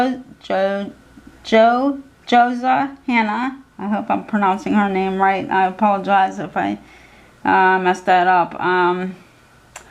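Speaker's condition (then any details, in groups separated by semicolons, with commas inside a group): Cerebral palsy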